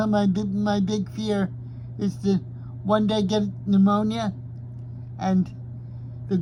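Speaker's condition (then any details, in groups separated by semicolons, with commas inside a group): Cerebral palsy; voice excited at first, then calms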